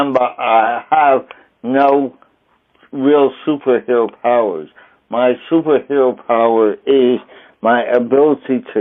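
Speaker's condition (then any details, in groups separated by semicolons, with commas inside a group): Traumatic brain injury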